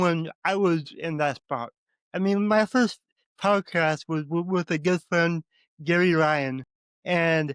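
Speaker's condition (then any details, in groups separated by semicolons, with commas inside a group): Cerebral palsy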